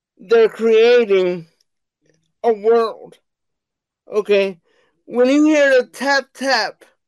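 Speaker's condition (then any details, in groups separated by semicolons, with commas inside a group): Cerebral palsy; wheelchair bound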